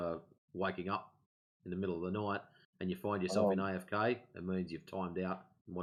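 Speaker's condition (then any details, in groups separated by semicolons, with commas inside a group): No condition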